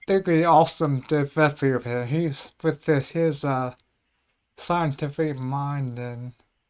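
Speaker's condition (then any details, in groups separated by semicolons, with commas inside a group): Cerebellar ataxia; may need to repeat himself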